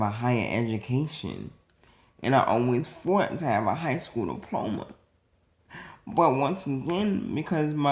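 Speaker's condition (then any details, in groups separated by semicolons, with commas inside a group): Cerebral palsy; congenital, prenatal drug exposure, leg brace, affects walking; atypical speech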